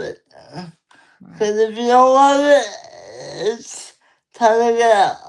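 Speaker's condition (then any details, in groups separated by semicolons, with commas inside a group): Cerebral palsy; lifelong; limited energy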